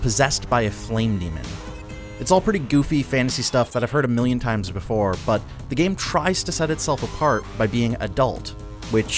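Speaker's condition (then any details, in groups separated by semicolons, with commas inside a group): No condition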